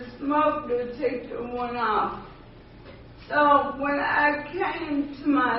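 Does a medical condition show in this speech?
Yes: cerebral palsy; condition affects how speaker talks.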